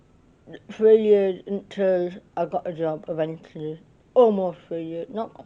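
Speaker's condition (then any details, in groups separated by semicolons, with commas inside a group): Cerebral palsy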